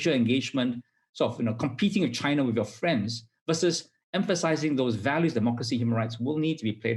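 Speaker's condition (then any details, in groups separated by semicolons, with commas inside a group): No condition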